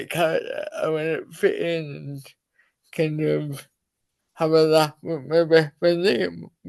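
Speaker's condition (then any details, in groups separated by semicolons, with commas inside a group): Cerebral palsy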